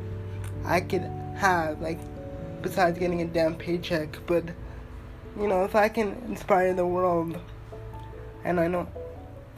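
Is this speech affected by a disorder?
Yes: cerebral palsy; physical disability, uses wheelchair, unable to walk.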